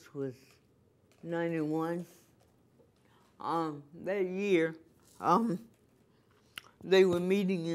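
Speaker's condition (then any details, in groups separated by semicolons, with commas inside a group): Cerebral palsy; from birth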